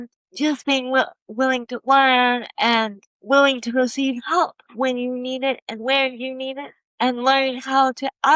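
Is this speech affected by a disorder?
Yes: cerebral palsy.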